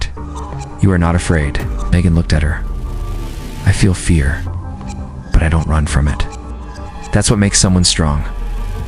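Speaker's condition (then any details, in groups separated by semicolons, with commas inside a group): No condition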